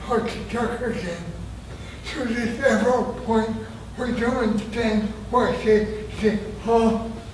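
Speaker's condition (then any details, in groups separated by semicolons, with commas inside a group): Traumatic brain injury; near-fatal injury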